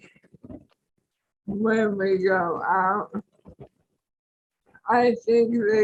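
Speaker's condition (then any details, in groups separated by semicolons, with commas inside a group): ALS; tracheostomy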